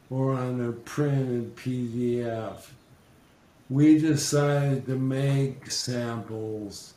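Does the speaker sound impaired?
Yes: ALS; slurred speech.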